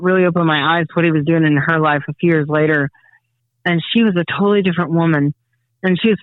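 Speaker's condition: No condition

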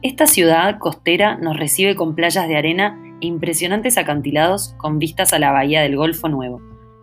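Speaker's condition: No condition

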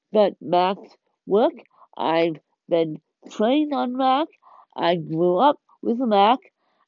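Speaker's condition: Speech impediment; sounds like has a cold

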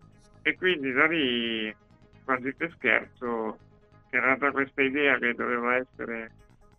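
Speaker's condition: Duchenne muscular dystrophy; walked until age 10

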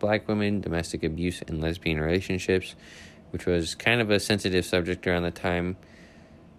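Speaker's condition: No condition

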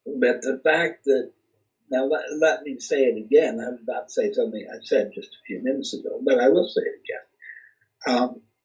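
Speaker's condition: Cerebral palsy; speech not affected

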